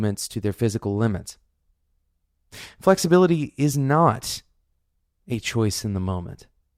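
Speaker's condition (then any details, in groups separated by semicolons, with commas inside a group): No condition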